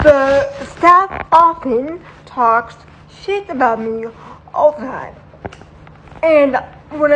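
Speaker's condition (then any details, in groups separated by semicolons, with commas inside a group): Cerebral palsy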